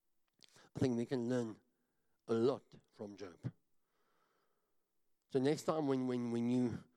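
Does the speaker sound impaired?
Yes: cleft palate; talks funny, self-described.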